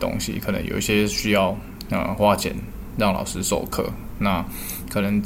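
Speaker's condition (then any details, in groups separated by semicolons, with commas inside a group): No condition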